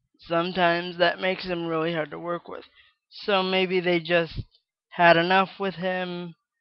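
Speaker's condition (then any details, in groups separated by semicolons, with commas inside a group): Cerebral palsy; wheelchair bound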